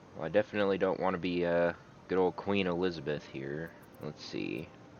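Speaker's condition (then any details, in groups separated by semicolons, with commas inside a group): No condition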